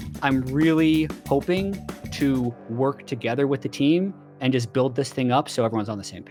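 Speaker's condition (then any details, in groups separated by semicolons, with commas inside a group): No condition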